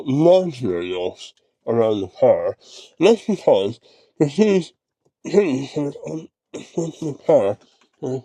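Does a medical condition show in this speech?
Yes: mouth cancer surgery.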